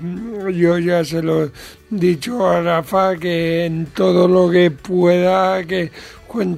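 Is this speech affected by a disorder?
Yes: cerebral palsy; present from birth, brain damage.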